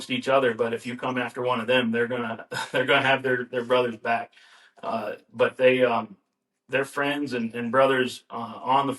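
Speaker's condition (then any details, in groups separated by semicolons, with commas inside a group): No condition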